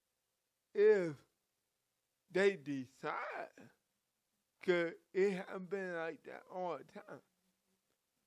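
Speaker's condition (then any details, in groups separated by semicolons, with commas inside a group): Cerebral palsy; from birth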